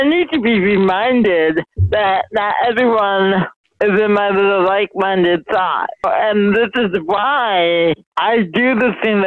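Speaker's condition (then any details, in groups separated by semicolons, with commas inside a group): Mild cerebral palsy; speech affected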